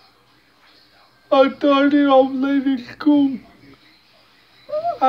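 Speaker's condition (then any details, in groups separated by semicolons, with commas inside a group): Cerebral palsy; speech hard to understand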